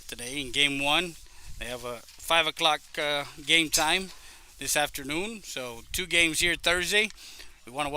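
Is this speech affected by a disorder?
No.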